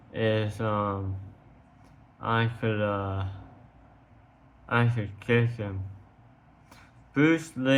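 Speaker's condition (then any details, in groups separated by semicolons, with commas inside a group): Tongue cancer surgery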